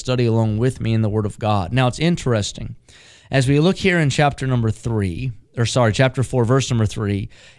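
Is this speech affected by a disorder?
No.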